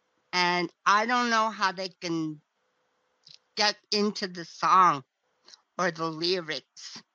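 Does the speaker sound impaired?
Yes: cerebral palsy; present from birth, vocal cords damaged by intubation tube during surgery; voice ruined by intubation, lost singing ability, trying to sing again.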